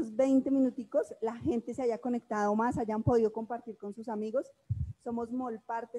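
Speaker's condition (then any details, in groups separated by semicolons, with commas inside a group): No condition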